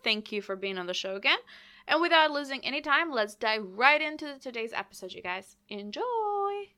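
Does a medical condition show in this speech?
No.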